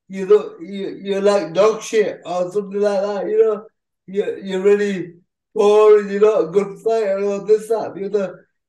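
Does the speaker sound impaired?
Yes: cerebral palsy; uses a wheelchair.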